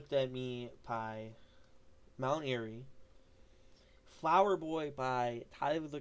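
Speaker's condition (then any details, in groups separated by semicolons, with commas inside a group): No condition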